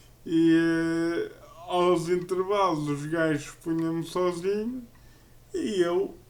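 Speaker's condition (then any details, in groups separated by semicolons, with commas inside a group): Cerebral palsy; uses a wheelchair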